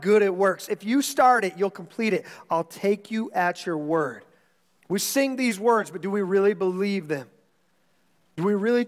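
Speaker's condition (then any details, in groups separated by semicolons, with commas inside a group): No condition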